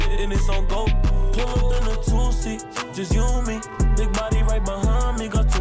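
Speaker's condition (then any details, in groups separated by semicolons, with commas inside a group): No condition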